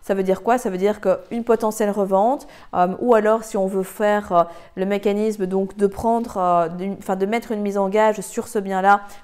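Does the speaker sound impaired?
No.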